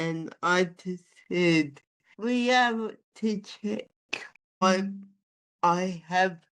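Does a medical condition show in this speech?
Yes: athetoid spastic cerebral palsy.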